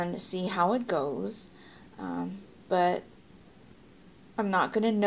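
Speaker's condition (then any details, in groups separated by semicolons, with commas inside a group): No condition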